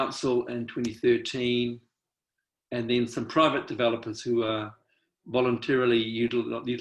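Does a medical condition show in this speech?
No.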